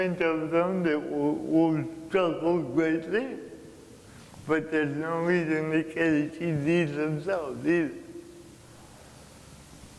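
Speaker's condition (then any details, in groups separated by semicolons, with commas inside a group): Cerebral palsy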